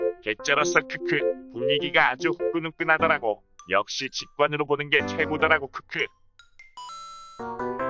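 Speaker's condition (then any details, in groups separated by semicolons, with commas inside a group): No condition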